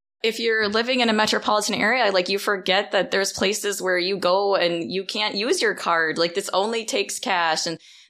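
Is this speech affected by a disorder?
No.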